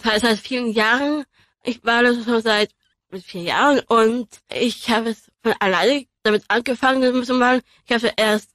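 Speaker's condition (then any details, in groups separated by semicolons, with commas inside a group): Down syndrome; trisomy 21, three copies of chromosome 21, genetic anomaly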